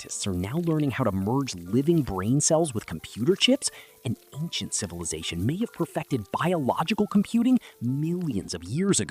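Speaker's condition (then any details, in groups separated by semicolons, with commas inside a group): No condition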